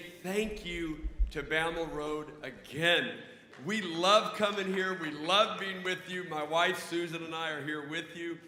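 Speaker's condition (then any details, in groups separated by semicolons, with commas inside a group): No condition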